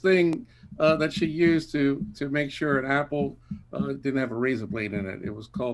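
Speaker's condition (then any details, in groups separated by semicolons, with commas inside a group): No condition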